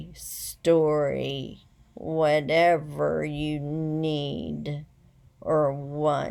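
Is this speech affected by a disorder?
Yes: essential tremor.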